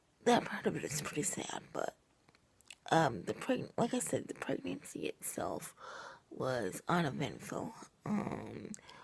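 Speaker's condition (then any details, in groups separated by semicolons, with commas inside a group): Cerebral palsy, triplegia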